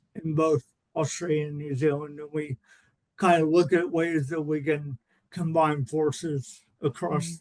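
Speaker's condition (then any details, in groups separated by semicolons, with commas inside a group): Cerebral palsy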